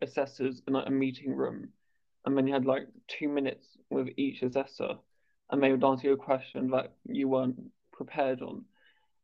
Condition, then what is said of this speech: Stuttering. So it was sort of a mixture of being really really fluent and when I stammered was stammering quite badly on mm. those times when I was stammering.